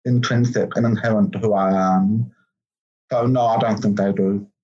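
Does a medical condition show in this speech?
Yes: profound deafness; congenital, born deaf.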